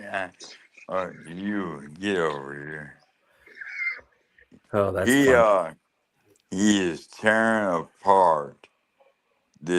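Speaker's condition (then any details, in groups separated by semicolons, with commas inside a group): ALS; losing speech and swallowing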